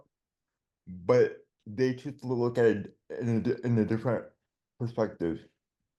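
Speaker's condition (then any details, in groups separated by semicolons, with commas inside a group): Dystonia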